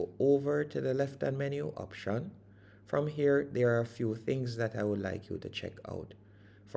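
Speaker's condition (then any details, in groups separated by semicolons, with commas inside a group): No condition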